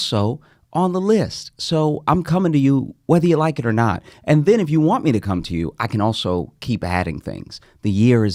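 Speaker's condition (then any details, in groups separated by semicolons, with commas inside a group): No condition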